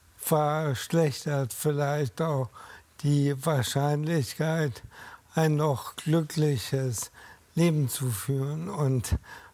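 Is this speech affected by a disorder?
Yes: ALS; diagnosed at 47 after two months, first suspected carpal tunnel, disc or stroke.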